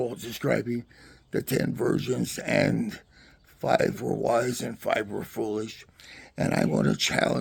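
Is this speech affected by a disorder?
Yes: Parkinson's.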